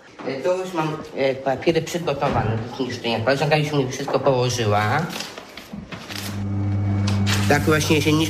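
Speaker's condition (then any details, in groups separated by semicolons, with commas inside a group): Down syndrome; sometimes forgets things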